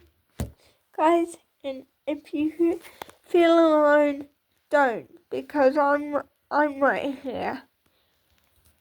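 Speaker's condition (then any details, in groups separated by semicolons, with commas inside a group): Cerebral palsy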